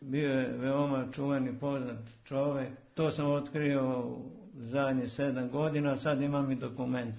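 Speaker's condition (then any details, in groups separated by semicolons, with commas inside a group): Parkinson's disease; illness not noticeable on radio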